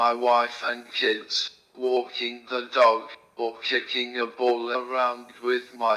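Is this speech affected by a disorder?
Yes: motor neurone disease; right hand onset.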